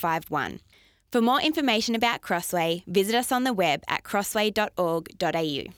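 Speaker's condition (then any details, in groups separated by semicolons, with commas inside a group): No condition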